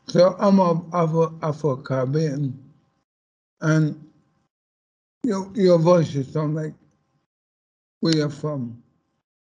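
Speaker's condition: MND; voice banked reading I Will Always Be Me ebook

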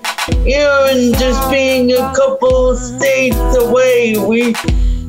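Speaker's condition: Cerebral palsy; spastic quadriplegia, mainly affects legs, spastic fibers in most muscles throughout body, not overpowering; neck muscles still coordinate for speech, can still speak

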